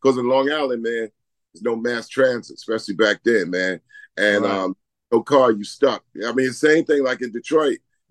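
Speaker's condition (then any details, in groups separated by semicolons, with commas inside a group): No condition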